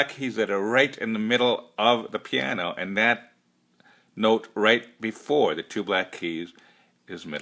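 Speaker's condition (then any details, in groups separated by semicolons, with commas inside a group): No condition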